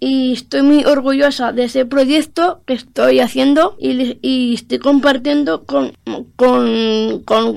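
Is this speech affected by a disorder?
Yes: Down syndrome; physical features make disability noticeable, attends Fundación Down Zaragoza; adult, 27 years old.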